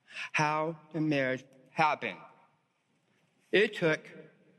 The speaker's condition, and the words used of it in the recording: Down syndrome. Listen closely over these 9 minutes.